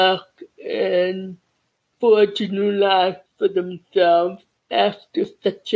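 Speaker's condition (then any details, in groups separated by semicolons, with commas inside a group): Cerebral palsy; childhood speech therapy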